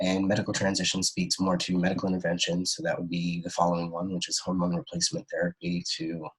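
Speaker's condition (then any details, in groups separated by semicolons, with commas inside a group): No condition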